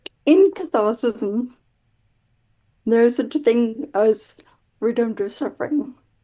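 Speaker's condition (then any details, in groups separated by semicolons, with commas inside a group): Quadriplegic cerebral palsy; quadriplegic, birth oxygen lack and brain bleed, spasticity; uses wheelchair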